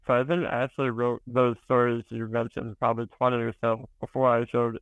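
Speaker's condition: Spinal muscular atrophy

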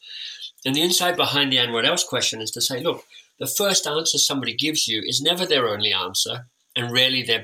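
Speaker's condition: Cleft lip and palate; orthodontic treatment

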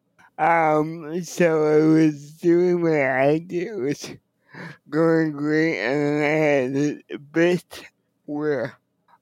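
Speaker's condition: Cerebral palsy; wheelchair user

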